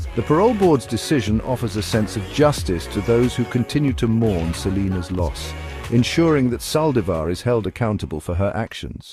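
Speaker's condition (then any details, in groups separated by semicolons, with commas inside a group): No condition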